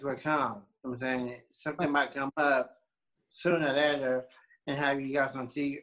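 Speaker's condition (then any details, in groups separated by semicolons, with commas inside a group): Down syndrome; born with Down syndrome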